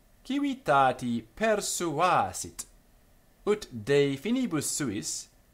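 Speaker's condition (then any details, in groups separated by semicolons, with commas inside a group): No condition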